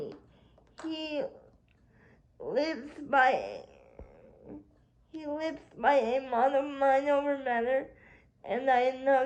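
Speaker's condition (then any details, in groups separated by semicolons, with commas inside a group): Cerebral palsy; spastic quadriplegia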